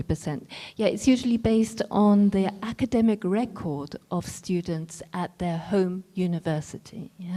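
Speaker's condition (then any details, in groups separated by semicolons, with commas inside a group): No condition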